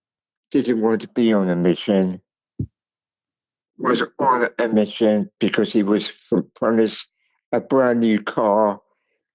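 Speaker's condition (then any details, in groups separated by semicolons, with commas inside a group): Cerebral palsy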